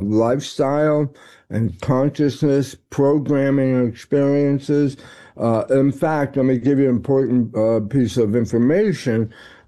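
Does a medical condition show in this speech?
Yes: tongue cancer; first noticed with ear pain, seen by ear nose throat doctor, scan malignant, later benign; slur audible on air; slurred speech.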